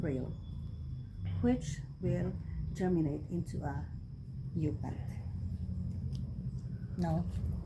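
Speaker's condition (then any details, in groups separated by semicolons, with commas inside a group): No condition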